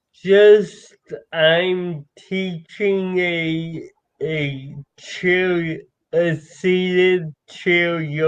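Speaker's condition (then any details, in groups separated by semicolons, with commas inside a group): Cerebral palsy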